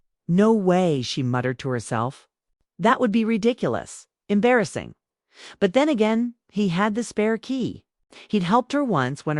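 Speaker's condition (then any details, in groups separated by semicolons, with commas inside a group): No condition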